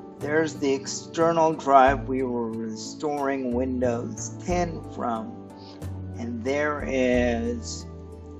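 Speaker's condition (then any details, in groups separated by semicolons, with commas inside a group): Cerebral palsy; stiff muscles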